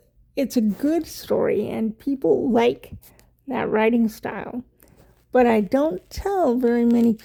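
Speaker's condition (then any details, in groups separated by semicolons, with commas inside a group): Cerebral palsy; wheelchair user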